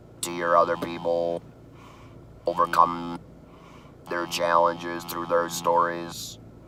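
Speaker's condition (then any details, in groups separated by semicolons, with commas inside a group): Laryngeal cancer laryngectomy, electrolarynx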